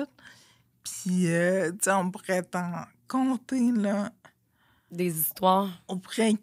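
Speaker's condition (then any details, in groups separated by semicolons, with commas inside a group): Friedreich's ataxia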